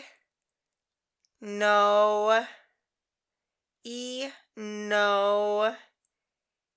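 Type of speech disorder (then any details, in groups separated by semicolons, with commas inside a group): Childhood apraxia of speech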